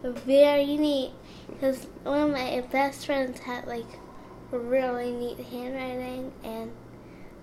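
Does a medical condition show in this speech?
Yes: cerebral palsy; gym, yoga and dance difficult, sometimes cannot keep up, handwriting not very neat; finds reading own poetry aloud hard, cannot say it as intended.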